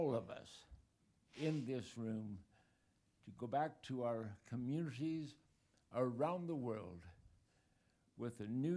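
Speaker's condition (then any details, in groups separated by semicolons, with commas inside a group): ALS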